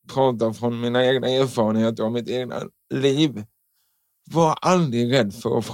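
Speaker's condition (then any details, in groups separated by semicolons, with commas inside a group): Cerebral palsy; hip slightly crooked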